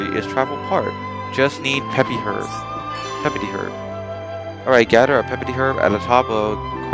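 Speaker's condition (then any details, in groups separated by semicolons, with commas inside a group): No condition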